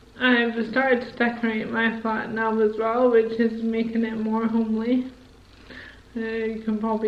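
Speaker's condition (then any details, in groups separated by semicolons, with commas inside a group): Motor neurone disease; onset in left hand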